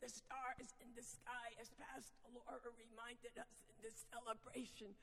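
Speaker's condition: Vocal dysphonia; vocal dysphonia diagnosed

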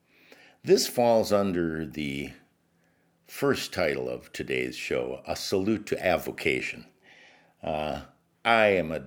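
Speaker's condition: No condition

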